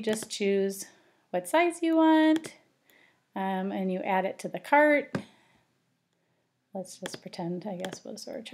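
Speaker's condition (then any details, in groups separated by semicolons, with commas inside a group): No condition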